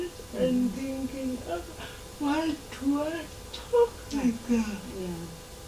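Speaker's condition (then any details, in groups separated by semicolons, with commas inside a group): Cerebral palsy; able to speak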